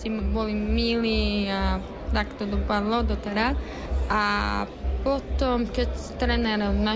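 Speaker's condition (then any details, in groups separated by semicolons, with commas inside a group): Deafness; born hearing, near-total hearing loss in early childhood, caused by medicines given as treatment; reads lips, sometimes uses hearing aid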